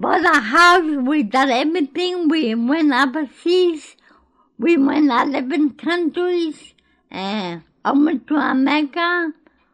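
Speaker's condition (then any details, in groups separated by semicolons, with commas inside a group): Cerebral palsy; cerebral palsy since birth, born in Greece; speech problems when young, began talking after attending Gruella school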